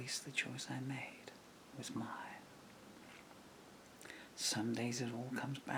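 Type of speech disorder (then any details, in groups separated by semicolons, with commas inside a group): Bulbar dysarthria; progressive bulbar palsy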